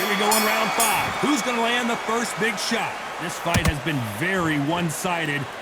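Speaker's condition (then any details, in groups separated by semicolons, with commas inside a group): No condition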